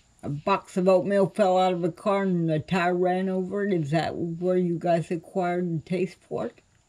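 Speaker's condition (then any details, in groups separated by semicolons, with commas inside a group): Cerebral palsy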